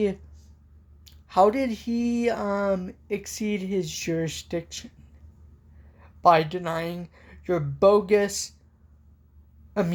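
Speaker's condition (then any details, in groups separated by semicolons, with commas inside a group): Cerebral palsy; from birth, walks with walker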